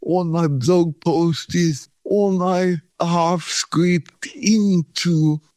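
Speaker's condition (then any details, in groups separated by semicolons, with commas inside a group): Cerebral palsy; feet opposite of Charlie Chaplin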